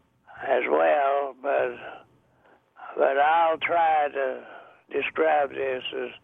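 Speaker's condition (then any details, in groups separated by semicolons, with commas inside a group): Deafness; also blind, age 99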